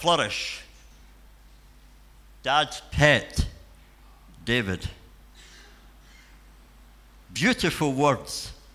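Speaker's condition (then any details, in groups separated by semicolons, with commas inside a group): Cleft palate and cleft lip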